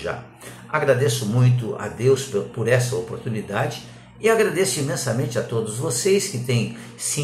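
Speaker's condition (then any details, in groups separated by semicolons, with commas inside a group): No condition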